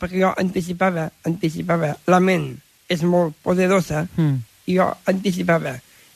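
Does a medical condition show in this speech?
Yes: Down syndrome; intellectual disability, learns at own pace, needs extra time to understand and process explanations; expresses himself in own way and own words, dislikes being corrected, very talkative.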